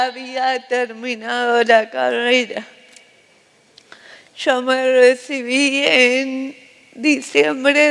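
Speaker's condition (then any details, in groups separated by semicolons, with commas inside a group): Cerebral palsy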